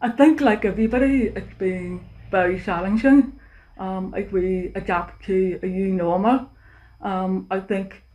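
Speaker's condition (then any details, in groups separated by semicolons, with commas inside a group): Deafness; cannot use telephone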